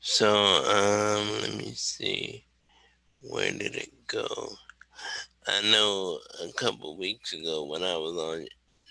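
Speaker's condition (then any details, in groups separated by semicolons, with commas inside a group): Cerebral palsy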